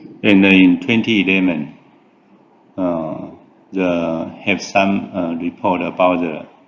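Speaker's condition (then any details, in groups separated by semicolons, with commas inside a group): No condition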